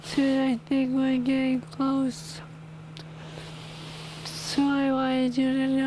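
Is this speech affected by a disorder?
Yes: ALS; affects torso and arms; left arm lost, right arm weak, chest tension, about two years; swallowing and speech affected, shallow breathing, speech loss expected first.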